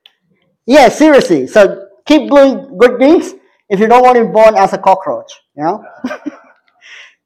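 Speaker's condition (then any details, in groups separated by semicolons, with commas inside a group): Cleft palate; congenital cleft palate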